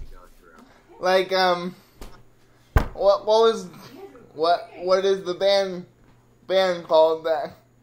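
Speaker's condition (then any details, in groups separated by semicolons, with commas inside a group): Cerebral palsy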